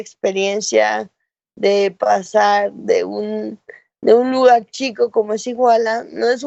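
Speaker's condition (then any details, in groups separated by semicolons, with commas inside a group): Cerebral palsy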